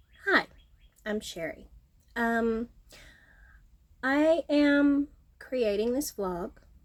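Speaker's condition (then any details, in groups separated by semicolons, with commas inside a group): No condition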